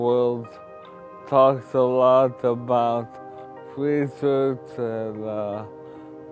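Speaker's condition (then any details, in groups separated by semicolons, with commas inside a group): ALS; wheelchair user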